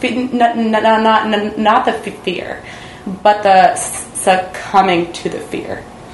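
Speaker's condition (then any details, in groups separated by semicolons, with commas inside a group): Stuttering; stuttering since childhood, speech therapy as child, therapist suggested voluntary stuttering; practising voluntary stuttering, deliberately stuttering more, not avoiding stuttering, addressing fear and shame; stutters a lot in some situations and periods, sometimes hides it by acting as listener, talkative; repeated sounds, repeated words, prolonged sounds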